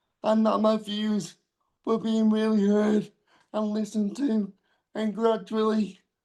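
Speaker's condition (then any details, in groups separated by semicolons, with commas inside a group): Cerebral palsy; diagnosed around 10 months old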